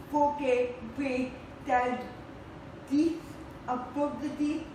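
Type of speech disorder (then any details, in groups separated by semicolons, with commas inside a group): Apraxia of speech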